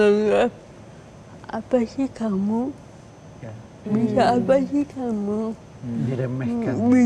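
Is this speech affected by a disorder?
Yes: cerebral palsy; walking relatively difficult.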